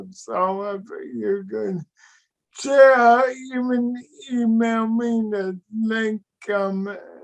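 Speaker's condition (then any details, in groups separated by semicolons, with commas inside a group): Cerebral palsy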